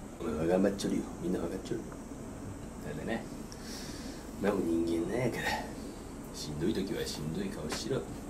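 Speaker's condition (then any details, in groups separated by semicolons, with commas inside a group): No condition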